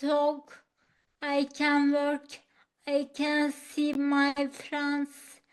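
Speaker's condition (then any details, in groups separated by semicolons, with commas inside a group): Acquired ataxia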